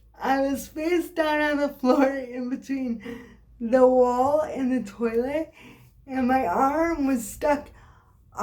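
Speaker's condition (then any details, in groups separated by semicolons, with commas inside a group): Cerebral palsy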